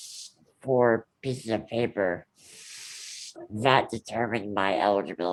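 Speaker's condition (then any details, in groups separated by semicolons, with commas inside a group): Ullrich congenital muscular dystrophy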